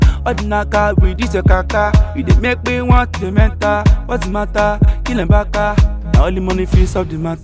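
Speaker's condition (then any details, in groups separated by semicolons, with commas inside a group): No condition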